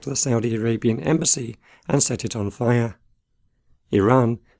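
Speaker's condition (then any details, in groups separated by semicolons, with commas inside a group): No condition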